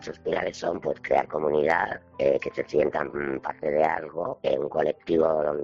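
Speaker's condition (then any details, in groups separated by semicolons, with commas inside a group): Laryngectomy; laryngectomy linked to head and neck cancer, vocal cords removed; voice lost immediately after surgery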